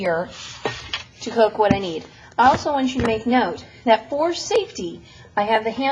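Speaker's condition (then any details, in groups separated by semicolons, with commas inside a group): No condition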